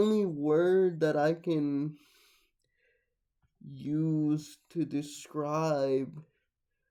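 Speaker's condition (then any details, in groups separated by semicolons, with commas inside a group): Cerebral palsy, mixed, mild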